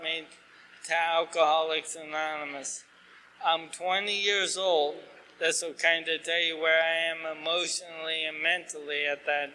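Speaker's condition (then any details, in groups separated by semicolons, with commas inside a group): ALS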